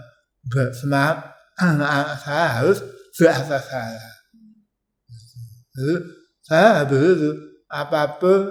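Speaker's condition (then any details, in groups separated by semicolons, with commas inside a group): Tongue cancer; biopsy-confirmed, ECCT treatment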